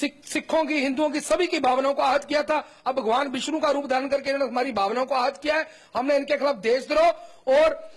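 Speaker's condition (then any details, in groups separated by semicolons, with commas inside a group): No condition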